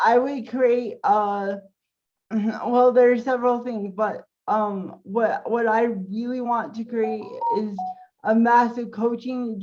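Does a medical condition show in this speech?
Yes: cerebral palsy.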